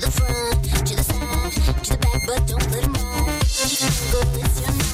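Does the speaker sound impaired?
No.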